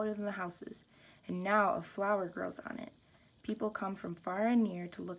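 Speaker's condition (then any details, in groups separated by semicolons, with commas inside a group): No condition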